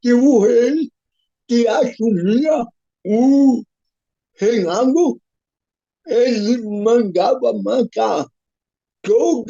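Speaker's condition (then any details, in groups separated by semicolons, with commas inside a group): Cerebral palsy; physical disability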